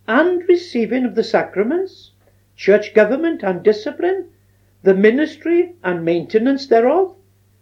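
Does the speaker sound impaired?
No.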